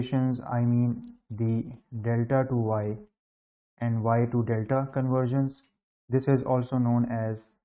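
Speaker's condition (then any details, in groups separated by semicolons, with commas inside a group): No condition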